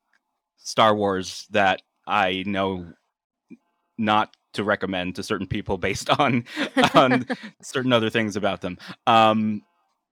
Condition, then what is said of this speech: Stuttering. This podcast is spent cutting out my stutters and my what I call like junk words and junk phrases.